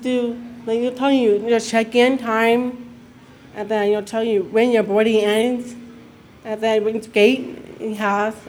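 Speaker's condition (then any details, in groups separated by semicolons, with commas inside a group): Deafness; mix of speech and sign growing up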